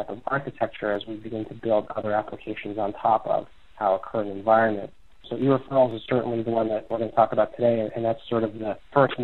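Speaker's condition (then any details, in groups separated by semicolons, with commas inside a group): No condition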